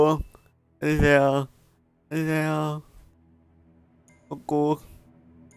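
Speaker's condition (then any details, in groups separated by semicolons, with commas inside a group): Brain lesion disability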